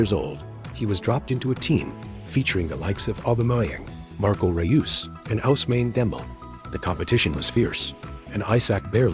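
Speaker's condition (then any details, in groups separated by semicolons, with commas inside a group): No condition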